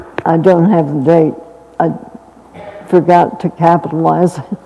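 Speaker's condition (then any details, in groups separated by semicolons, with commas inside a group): Essential tremor; more than half of life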